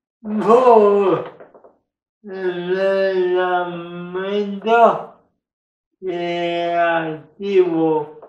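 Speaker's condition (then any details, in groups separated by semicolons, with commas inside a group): Cerebral palsy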